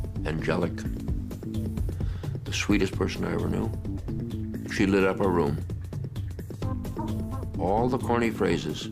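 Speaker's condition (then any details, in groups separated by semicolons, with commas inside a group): No condition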